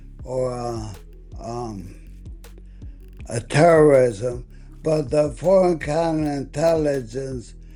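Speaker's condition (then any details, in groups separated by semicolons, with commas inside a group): ALS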